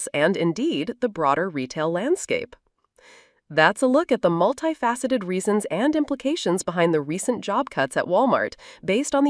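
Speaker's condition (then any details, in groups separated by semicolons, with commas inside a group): No condition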